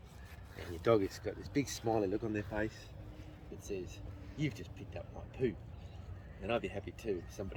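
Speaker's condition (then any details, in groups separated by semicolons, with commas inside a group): No condition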